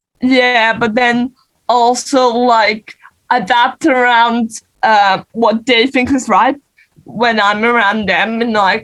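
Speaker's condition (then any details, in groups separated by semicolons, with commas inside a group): Cerebral palsy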